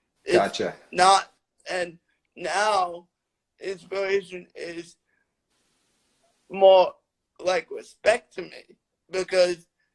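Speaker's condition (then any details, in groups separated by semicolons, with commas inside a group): Cerebral palsy; lifelong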